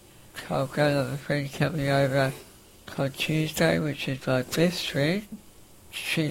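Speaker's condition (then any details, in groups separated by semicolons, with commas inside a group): Facioscapulohumeral muscular dystrophy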